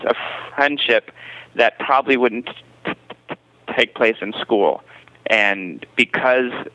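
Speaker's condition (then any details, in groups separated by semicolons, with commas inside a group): Stuttering; stuttering since age five; prolonged sounds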